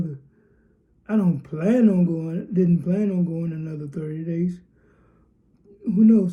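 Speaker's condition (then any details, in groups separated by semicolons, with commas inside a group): Cerebral palsy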